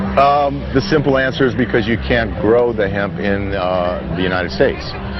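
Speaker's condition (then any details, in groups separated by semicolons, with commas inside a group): No condition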